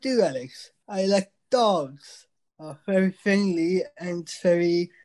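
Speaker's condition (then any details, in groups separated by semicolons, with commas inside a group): Down syndrome; congenital, trisomy 21, extra copy of chromosome 21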